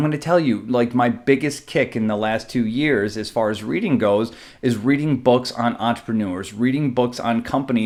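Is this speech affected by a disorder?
No.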